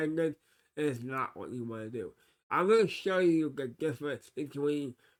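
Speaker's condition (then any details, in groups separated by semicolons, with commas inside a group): Cerebral palsy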